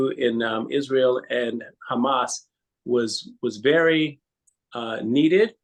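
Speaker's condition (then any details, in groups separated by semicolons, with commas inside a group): No condition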